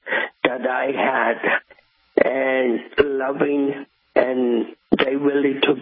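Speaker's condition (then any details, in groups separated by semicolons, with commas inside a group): Cerebral palsy; present from birth, diagnosed at 6 months, lump at back of head found by mother, could not lie on back, predicted never to walk; walks, has walked New York City marathon 8 times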